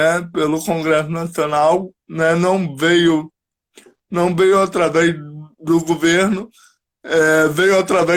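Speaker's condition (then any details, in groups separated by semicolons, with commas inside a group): Cerebral palsy; cognition preserved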